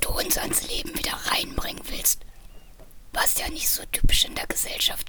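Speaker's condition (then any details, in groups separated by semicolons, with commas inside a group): Voice disorder after laryngeal cancer, radiation scarring of vocal folds; vocal cord problems, voice somewhat quieter, audibly affected, recording volume turned up high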